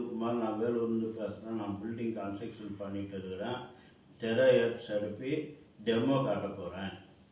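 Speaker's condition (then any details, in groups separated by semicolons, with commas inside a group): No condition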